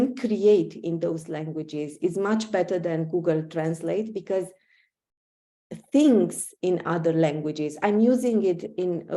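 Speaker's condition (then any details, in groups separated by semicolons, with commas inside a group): No condition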